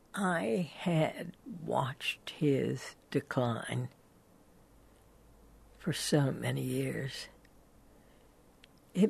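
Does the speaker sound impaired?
Yes: spasmodic dysphonia; onset 1992, diagnosed 1998 at Johns Hopkins by neurologist and otolaryngologist Paul Flint, dismissed as psychological; voice changed from original voice, speaking physically difficult, requires hard work.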